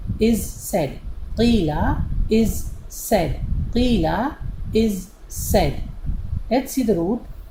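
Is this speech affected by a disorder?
No.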